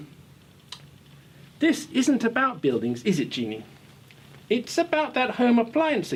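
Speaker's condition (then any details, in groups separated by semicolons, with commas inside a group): No condition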